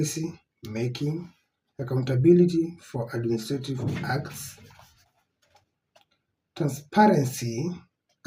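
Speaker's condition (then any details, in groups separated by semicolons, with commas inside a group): No condition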